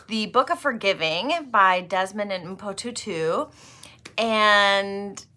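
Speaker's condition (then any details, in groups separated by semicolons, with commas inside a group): No condition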